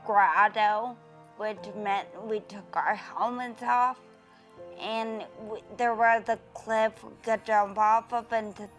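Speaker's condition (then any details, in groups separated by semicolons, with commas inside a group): Brain injury; climbing accident, spine injuries, lung bleeding, leg fractures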